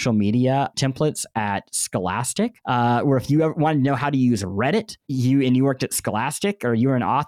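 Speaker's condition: Cleft lip and palate; bandaged

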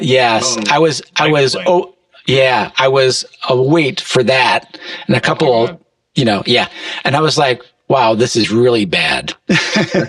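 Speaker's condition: Aphasia after stroke; stroke from brain bleed, early right hand weakness, could not wave or hold pencil, breathing tube early; few months after stroke, recovering, daily speech practice with help from others; slow speech, sometimes cannot speak well, initially no speech, relearned words, spelling relatively preserved

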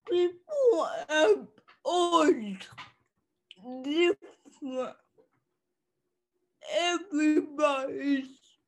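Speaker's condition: Cerebral palsy; uses songs to get point across

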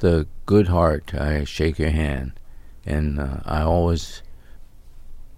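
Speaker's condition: ALS; onset year ago, slurred speech, limb and torso weakness, stroke ruled out, Mayo Clinic neurologist diagnosis; slightly slurred, talking getting harder, fears sounding mumbled, voice disrupts train of thought, expects voice loss

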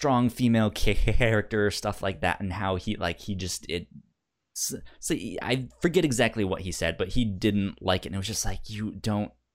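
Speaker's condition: Stutter; speech impediment, past speech therapy; hears own voice through headphone monitoring while recording, finds it disorienting; therapist described costly in-ear device echoing own voice milliseconds late, said to help; repeated sounds

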